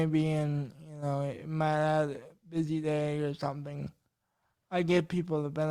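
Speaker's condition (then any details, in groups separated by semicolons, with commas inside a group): Cerebral palsy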